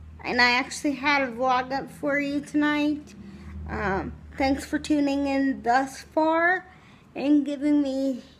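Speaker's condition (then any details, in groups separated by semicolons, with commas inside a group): Cerebral palsy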